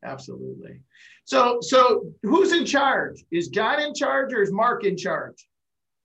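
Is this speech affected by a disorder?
No.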